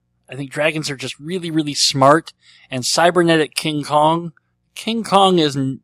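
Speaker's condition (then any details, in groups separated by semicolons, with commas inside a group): Cleft lip and palate; treated as a baby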